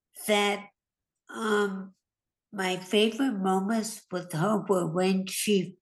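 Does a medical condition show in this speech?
Yes: hemorrhagic stroke; near-fatal brain bleed with unconsciousness, weak right side, right-handed, now types only with left hand; trouble putting thoughts into language, brain works faster than tongue, hard getting words out quickly.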